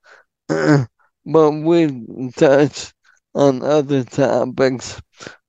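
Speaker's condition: ALS; speaks in full sentences

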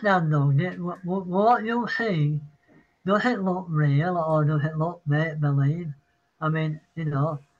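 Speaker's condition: Parkinson's; citing Parkinson's

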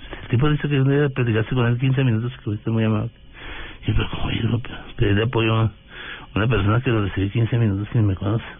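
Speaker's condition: Parkinson's disease; Parkinson's disease present on return to Bogota, tremor, stooped posture at times, weakness; voice sometimes trembles, sometimes intelligible, sometimes not understood at all

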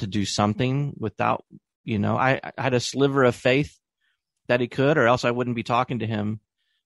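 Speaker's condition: No condition

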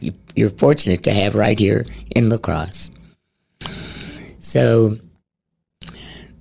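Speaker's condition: Head and neck cancer, stage 4, into voice box

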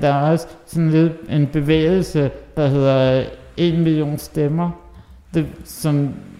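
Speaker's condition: Muscular dystrophy (muskelsvind); hereditary

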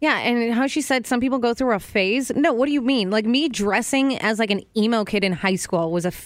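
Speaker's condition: No condition

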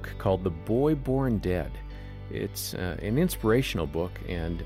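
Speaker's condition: No condition

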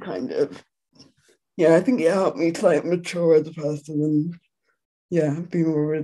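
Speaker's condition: Quadriplegic cerebral palsy; present from birth, muscles move uncontrollably; physiotherapy, riding at local RDA recommended by physiotherapist, riding gives temporary relief

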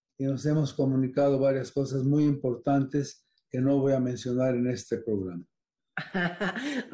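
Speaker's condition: Parkinson's disease; age 93

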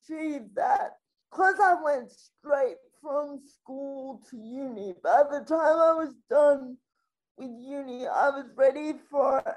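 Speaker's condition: Spastic quadriplegic cerebral palsy; requires support with every aspect of daily life

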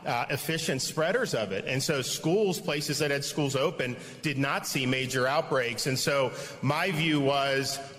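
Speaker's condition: No condition

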